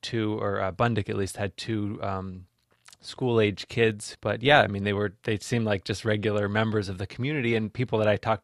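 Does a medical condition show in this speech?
No.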